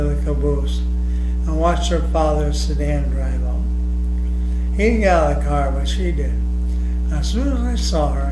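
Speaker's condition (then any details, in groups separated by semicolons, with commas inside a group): ALS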